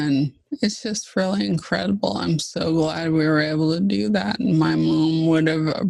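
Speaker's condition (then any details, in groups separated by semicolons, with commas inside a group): ALS (Lou Gehrig's disease)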